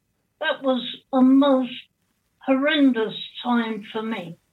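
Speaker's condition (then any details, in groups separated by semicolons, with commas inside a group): Cerebral palsy quadriplegia; born 3 months premature, 3 months in oxygen tent, brain damage, both hands and legs, blind from 15, partial hearing loss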